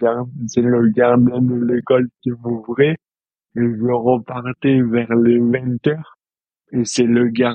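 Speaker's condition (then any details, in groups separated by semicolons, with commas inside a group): Dystonia; present since birth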